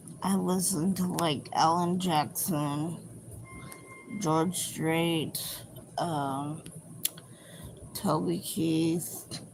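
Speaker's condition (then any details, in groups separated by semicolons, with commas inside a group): Cerebral palsy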